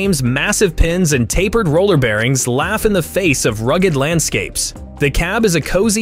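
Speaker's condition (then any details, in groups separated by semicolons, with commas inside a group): No condition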